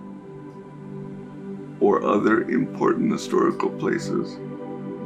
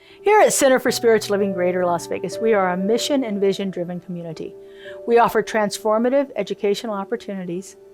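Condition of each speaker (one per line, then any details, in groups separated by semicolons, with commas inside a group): Cerebral palsy; diagnosed at birth
No condition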